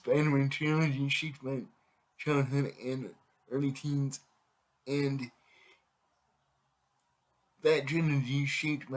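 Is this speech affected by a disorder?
Yes: cerebral palsy; able to speak.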